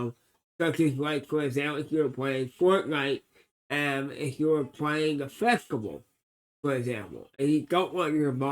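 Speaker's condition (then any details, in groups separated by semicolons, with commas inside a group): Cerebral palsy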